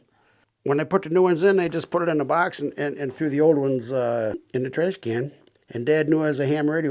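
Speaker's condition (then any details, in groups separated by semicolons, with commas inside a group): No condition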